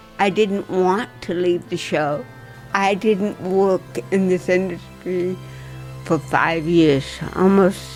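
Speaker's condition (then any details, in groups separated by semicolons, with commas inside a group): Dystonia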